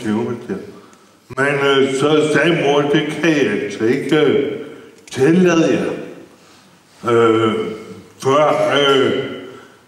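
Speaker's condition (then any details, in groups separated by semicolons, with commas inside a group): Brain injury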